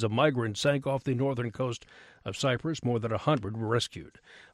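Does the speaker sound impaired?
No.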